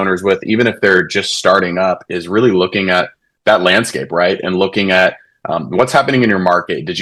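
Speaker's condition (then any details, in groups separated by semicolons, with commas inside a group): No condition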